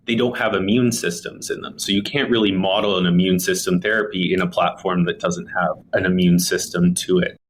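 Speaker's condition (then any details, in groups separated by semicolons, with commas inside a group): No condition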